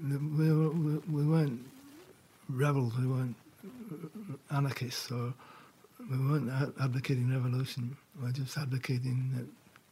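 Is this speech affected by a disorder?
Yes: Parkinson's; diagnosed about 4 years ago; no typical shaking, very focused walking, symptoms held off through meditation, wife Laurie does 95% of chores.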